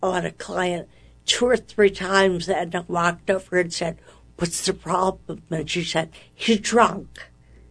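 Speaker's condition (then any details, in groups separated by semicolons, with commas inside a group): Ataxia; hereditary cerebellar ataxia, defective gene since birth, progressive, balance loss, staggering gait, stopped driving; slurred words, mistaken for drunk by police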